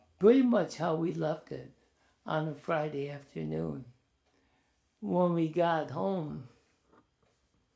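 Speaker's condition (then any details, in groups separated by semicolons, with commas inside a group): ALS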